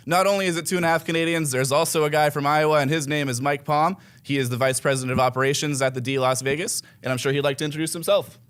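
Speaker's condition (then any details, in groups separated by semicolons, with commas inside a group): No condition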